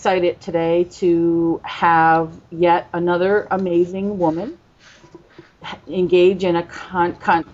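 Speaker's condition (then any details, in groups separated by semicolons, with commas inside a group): Stuttering; covert stuttering, hidden for many years, hiding less successful than believed; stuttering self-help since NSA conference 2006 covert stuttering workshop, stutters openly in media interviews; formerly avoided speaking situations, speechless at first self-help group meeting, said name and stutter by fourth or fifth; repeated sounds, prolonged sounds, blocks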